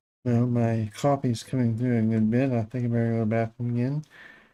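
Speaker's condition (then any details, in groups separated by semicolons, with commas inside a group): Parkinson's disease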